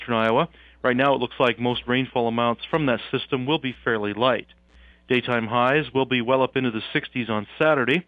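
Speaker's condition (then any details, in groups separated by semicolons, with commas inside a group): No condition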